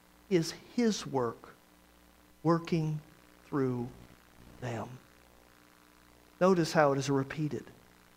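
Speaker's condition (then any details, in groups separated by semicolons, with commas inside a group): No condition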